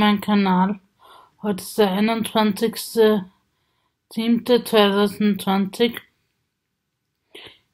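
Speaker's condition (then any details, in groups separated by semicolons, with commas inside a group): Spasticity from birth; multiple sclerosis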